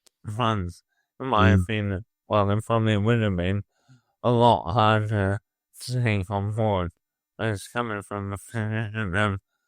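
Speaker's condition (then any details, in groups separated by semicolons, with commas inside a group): Motor neuron disease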